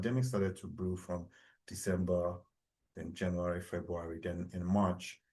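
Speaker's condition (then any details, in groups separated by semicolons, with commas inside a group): No condition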